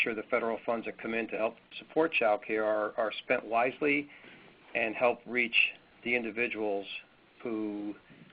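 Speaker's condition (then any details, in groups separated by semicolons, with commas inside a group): No condition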